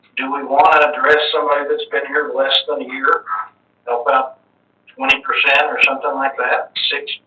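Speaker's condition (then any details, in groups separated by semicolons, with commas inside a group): No condition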